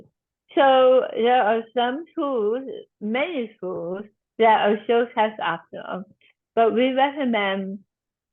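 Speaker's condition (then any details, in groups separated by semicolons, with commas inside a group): Tongue cancer surgery and reconstruction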